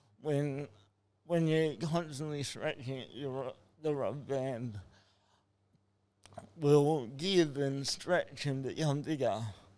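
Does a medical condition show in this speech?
Yes: cerebral palsy.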